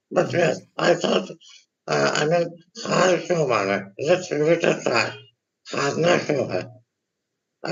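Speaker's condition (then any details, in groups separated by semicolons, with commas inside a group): Tongue and neck cancer; unclear voice, difficulty speaking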